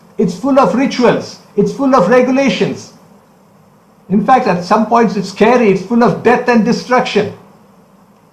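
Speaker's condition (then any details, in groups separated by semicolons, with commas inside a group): No condition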